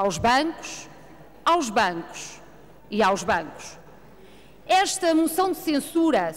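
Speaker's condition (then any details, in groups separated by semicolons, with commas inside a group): No condition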